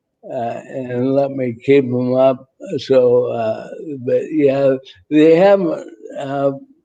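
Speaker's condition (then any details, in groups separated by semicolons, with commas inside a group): ALS; voice tires, needs rest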